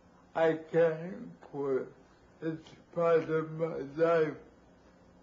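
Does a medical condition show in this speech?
Yes: cerebral palsy; age 42, early aging.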